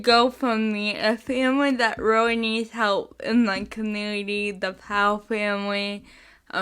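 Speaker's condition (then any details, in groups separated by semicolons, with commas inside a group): Spastic cerebral palsy, mixed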